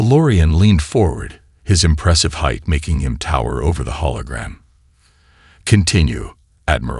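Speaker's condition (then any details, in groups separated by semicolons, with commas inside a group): No condition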